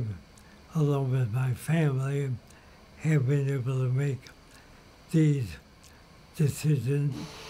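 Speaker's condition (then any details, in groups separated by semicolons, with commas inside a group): ALS; symptoms two and a half years, non-invasive ventilation eighteen months, no tracheotomy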